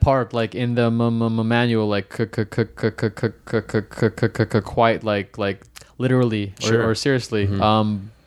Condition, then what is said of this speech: Stuttering. But with that said, how I manage my stuttering is sort of, I try to stutter.